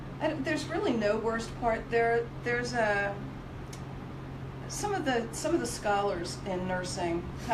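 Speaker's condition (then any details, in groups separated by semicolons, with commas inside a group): No condition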